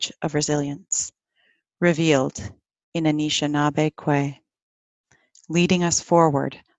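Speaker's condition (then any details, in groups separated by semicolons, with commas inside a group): No condition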